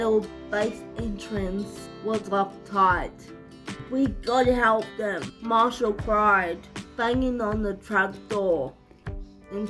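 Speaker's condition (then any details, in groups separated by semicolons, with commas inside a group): Cerebral palsy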